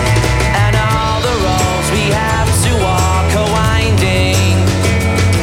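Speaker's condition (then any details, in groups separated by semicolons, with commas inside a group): No condition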